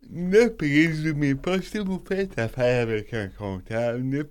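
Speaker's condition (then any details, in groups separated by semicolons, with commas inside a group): Cerebral palsy; wheelchair user, stair-climbing wheelchair chosen for autonomy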